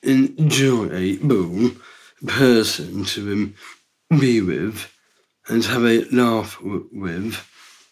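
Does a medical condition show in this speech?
Yes: Down syndrome; three copies of chromosome 21.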